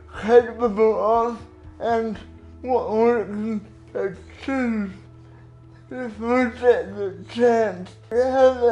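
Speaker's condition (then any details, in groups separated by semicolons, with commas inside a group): Cerebral palsy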